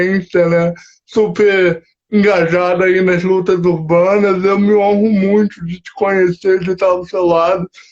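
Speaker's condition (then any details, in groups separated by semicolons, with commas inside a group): Cerebral palsy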